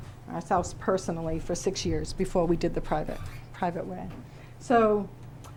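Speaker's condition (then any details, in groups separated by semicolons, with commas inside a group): No condition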